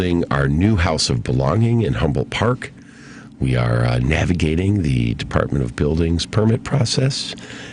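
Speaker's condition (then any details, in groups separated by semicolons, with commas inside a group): No condition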